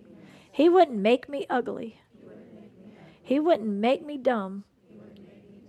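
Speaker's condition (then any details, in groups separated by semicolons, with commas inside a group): No condition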